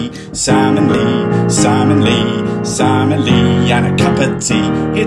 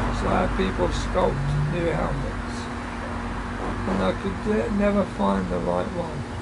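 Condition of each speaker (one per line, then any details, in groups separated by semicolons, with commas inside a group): No condition
Motor neurone disease; wheelchair, one working arm, night ventilation, rapid progression; breathless when talking, shallow breathing, night carbon dioxide build-up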